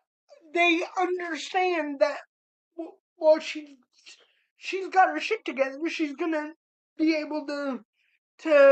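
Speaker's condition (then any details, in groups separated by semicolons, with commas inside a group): Cerebral palsy; spastic cerebral palsy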